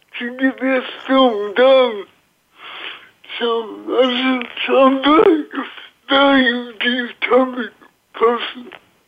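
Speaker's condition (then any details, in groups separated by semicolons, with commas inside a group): Cerebral palsy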